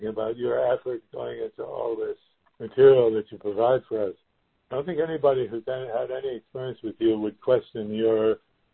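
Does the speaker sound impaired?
Yes: Parkinson's disease; no sleep issues from Parkinson's; stem cell therapy in research study in Houston, Texas.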